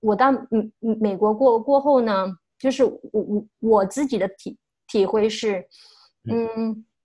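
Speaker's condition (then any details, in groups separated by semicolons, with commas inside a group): Stuttering; since childhood, not yet overcome, may never overcome; still stutters; no stuttering when talking to self, stutters when talking with others; repeated sounds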